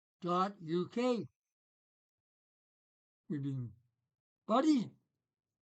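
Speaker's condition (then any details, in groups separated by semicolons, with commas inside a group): Parkinson's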